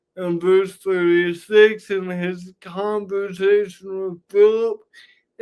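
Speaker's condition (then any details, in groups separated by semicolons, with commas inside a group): Cerebral palsy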